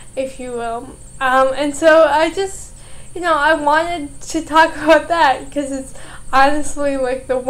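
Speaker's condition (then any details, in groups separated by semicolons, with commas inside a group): Cerebral palsy; brain damage; trouble swallowing when eating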